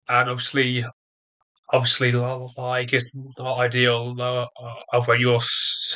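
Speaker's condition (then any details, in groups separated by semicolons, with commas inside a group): Stutter; developmental, onset early childhood, lifelong, more severe during trial, barely able to speak first six months in prison; stutters during this interview; ignores disfluencies and keeps talking, media presence trained as main focus; repeated sounds, repeated words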